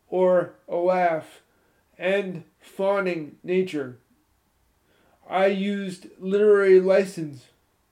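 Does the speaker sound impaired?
Yes: spastic cerebral palsy; from spinal meningitis at birth, born two months premature, primarily affects legs; moderate balance and coordination impact, stiff, tight, involuntary muscle movements, uses crutches.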